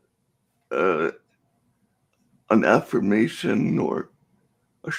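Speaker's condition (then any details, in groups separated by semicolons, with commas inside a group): Cerebral palsy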